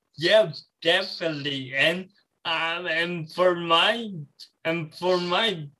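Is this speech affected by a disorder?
Yes: cerebral palsy.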